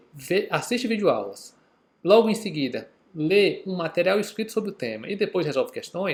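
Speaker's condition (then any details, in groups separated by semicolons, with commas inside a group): No condition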